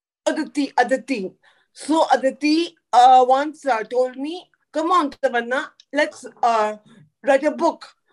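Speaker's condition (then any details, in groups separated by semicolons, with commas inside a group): Cerebral palsy; could not talk in early life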